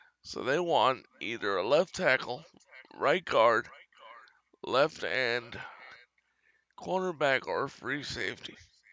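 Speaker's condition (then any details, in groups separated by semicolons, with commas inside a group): Cerebral palsy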